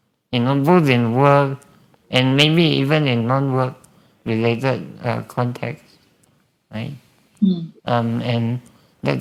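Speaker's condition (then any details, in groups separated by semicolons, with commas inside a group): Spinal muscular atrophy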